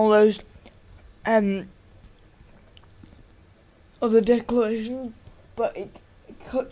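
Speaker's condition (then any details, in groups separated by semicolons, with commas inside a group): Cerebral palsy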